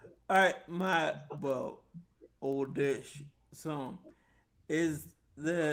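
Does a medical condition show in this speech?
Yes: multiple sclerosis.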